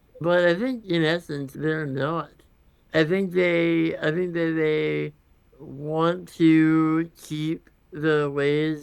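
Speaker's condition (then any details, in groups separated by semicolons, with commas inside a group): Congenital muscular dystrophy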